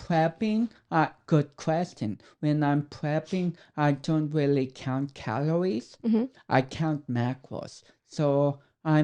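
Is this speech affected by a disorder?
Yes: cerebral palsy; affects speech.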